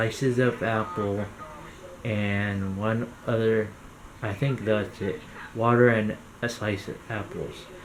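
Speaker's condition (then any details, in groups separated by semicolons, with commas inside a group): Cerebral palsy; caused by stroke hours after birth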